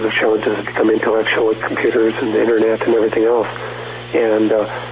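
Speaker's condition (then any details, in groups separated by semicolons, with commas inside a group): No condition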